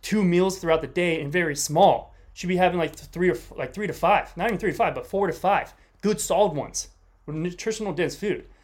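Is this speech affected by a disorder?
No.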